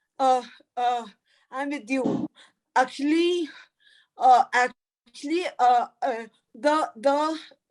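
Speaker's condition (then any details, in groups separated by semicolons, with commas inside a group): Cerebral palsy; could not talk in early childhood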